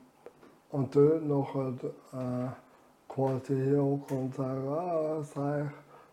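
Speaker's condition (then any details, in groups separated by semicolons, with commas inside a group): ALS; uses computer aids with mouse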